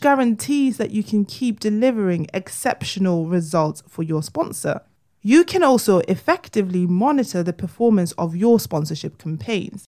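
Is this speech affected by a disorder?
No.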